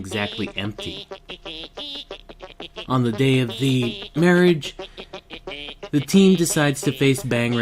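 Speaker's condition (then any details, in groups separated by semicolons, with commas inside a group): No condition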